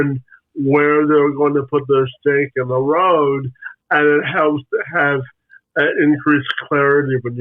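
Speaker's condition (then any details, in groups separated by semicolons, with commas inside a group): Spastic quadriplegic cerebral palsy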